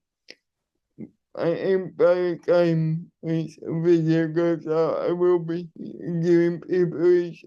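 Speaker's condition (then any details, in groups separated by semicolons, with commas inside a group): Cerebral palsy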